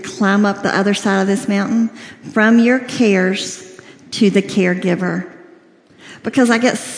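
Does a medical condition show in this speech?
Yes: cleft lip and palate, severe.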